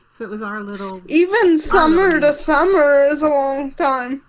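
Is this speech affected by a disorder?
Yes: cerebral palsy.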